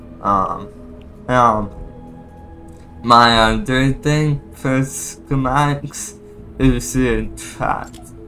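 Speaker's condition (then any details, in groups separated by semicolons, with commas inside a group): Cerebral palsy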